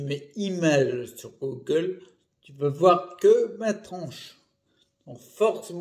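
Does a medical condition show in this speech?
Yes: primary progressive multiple sclerosis.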